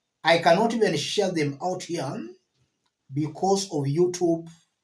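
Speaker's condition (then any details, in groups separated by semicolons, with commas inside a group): No condition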